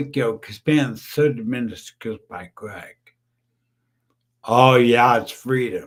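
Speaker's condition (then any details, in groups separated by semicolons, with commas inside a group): Brain injury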